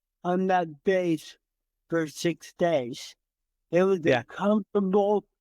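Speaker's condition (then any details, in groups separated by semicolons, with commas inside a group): Cerebral palsy; from birth, entire left side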